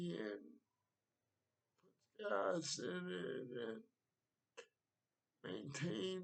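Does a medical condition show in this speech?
Yes: cerebral palsy.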